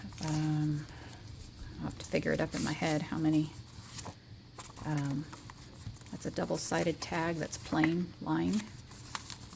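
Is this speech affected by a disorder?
No.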